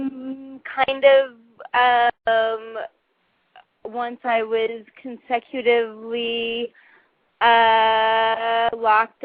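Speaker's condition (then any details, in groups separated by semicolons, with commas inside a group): Cerebral palsy; stutters from speech muscle involvement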